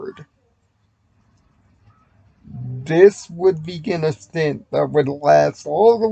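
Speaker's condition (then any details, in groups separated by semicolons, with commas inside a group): Cerebral palsy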